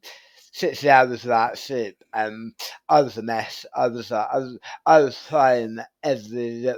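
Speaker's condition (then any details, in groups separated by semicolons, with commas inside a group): Tongue cancer surgery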